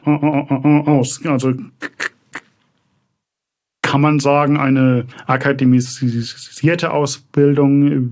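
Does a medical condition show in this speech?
Yes: stuttering; developmental, lifelong, possibly inherited, father stuttered, brother fluent, logopedic speech therapy, constant since second grade; stuttering audible within first 20 seconds of speaking, listener must be patient; here repeated sounds, blocks.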